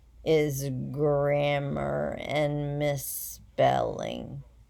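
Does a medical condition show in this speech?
Yes: essential tremor.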